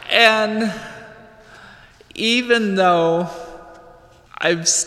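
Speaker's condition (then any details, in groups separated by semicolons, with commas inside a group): Cerebral palsy; slight limp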